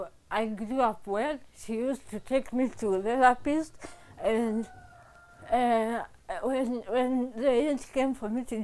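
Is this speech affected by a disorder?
Yes: cerebral palsy; from birth.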